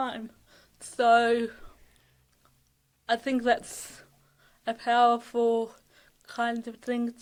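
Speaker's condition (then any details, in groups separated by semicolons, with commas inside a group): Cerebral palsy; ataxic, lack of oxygen at birth, arms and legs affected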